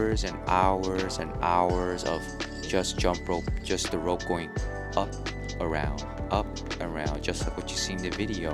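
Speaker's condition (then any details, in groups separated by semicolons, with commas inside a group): No condition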